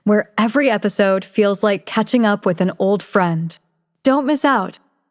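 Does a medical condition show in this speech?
No.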